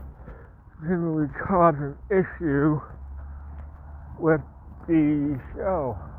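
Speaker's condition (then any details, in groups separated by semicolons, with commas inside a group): Parkinson's; speech impediment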